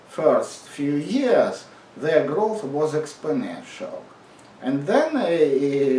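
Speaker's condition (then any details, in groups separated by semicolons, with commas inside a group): No condition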